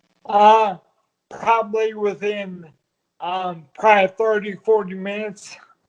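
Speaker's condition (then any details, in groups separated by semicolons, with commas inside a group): Multiple sclerosis; arms and legs affected; nine years since diagnosis, arms intermittent, legs nearly immobile; talking good, breathing laboured, voice improves within hours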